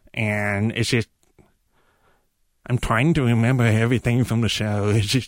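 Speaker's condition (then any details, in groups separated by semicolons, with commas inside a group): Profound deafness; uses cochlear implants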